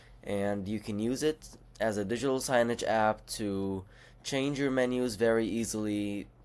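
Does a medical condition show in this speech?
No.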